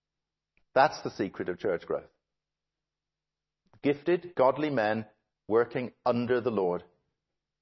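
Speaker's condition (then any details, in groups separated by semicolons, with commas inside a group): No condition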